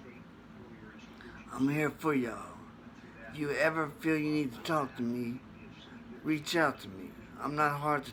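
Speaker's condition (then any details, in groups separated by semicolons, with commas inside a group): Traumatic brain injury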